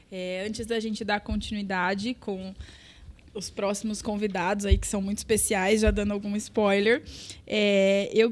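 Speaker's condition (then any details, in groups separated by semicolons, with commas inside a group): No condition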